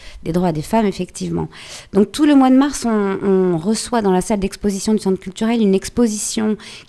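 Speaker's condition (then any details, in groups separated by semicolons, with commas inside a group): No condition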